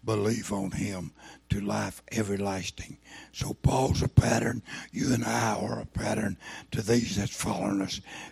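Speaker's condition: Throat cancer, lost vocal cord; tumor grew from just over one to two inches in about two months

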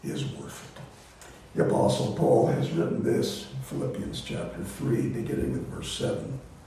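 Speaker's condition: Voice disorder; not contagious

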